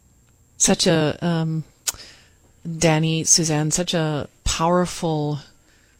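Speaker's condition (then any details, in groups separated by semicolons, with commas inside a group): No condition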